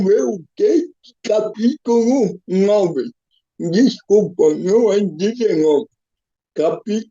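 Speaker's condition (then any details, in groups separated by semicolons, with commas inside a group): Cerebral palsy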